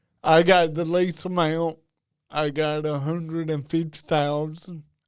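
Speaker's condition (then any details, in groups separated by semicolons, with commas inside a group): Cerebral palsy; diagnosed at about age two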